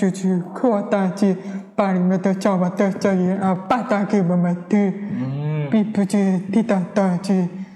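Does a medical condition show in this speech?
Yes: hearing impairment; wears hearing aid, hears car horns and ambulance sirens with hearing aid; converses orally with host without interpreter; speech not very clear, others may not understand her.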